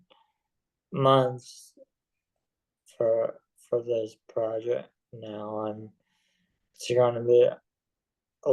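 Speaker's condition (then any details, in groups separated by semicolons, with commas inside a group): ALS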